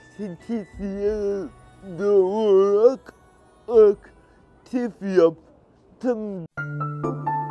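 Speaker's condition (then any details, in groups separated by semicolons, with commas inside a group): Cerebral palsy; umbilical cord entanglement at birth; sometimes needed pen and paper to communicate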